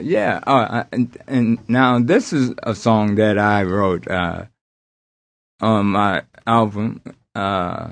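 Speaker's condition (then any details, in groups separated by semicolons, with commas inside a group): Aphasia after strokes; aphasia persists but singing helps coping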